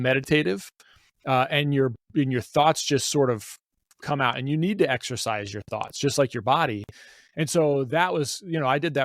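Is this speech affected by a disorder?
No.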